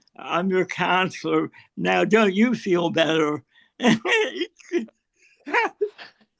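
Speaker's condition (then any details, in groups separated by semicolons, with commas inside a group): Cerebral palsy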